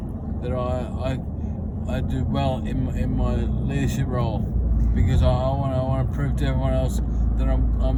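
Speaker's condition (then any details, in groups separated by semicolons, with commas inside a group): Acquired brain injury; fall from balcony; about 12 years since injury; wants speech therapy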